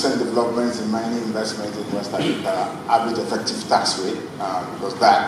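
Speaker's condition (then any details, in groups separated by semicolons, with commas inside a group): No condition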